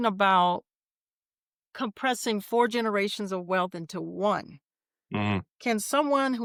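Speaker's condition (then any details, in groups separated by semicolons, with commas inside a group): No condition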